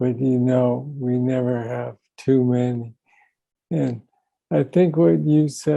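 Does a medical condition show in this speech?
Yes: young onset Parkinson's disease.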